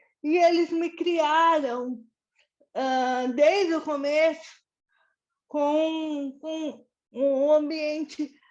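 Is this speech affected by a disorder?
Yes: cerebral palsy.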